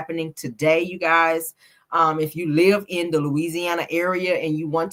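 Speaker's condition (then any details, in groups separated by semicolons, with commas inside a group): No condition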